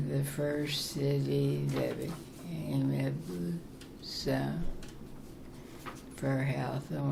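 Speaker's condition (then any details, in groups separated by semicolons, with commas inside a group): Parkinson's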